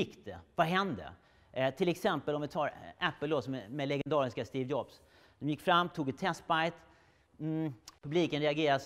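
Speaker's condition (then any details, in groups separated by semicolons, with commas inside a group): No condition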